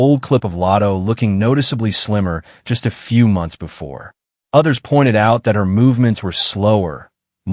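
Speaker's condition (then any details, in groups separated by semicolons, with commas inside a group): No condition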